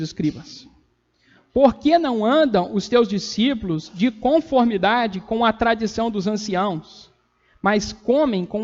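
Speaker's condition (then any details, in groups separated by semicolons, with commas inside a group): No condition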